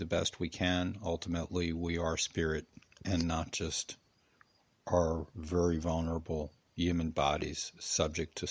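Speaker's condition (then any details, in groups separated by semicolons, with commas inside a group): No condition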